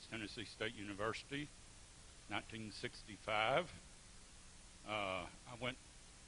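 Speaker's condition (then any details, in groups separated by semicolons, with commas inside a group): No condition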